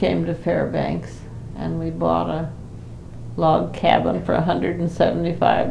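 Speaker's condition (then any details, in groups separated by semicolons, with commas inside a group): Parkinson's disease; 5 years since onset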